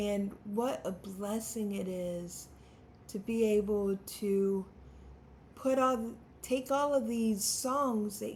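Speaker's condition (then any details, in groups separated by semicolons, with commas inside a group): Spastic quadriplegic cerebral palsy; spastic quadriplegic type, hands affected; voice challenges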